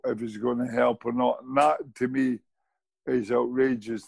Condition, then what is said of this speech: ALS (motor neuron disease). And having heard you speak very eloquently over the past few years about the condition, quite clearly it doesn't seem to have slowed down